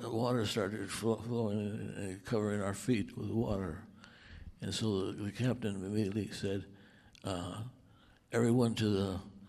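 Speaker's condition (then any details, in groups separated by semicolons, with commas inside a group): Parkinson's; wife Liz is chauffeur and lifeline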